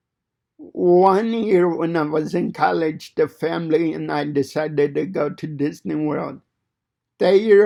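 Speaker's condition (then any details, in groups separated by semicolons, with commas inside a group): Cerebral palsy; fine motor impairment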